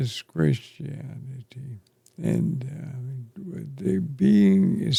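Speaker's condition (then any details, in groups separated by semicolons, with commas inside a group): ALS; affects chest and throat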